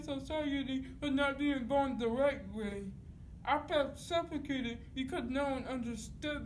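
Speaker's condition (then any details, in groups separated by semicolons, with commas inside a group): Cerebral palsy; dystonic type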